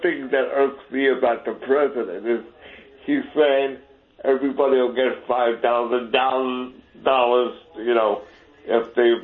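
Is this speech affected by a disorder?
Yes: cerebral palsy; wheelchair bound.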